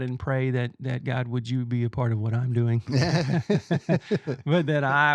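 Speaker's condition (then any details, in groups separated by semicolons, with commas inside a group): No condition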